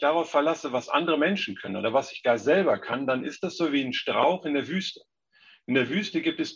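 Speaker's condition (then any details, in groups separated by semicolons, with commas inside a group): No condition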